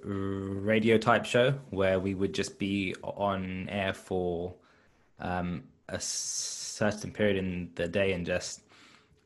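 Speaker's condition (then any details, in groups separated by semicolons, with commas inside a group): Stutter; blocking and freezing in childhood, fluent in drama performances, avoided class reading as teen; repeated sounds, prolonged sounds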